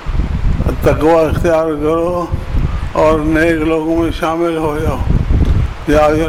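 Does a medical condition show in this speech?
Yes: difficulty speaking; hopes listeners can understand.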